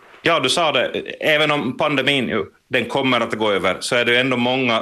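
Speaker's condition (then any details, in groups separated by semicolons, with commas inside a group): No condition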